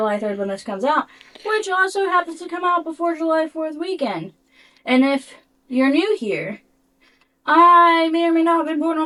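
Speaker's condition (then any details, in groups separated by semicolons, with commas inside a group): No condition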